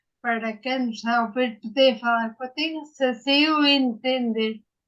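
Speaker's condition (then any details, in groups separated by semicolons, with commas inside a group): Ataxia; ataxia after brain injury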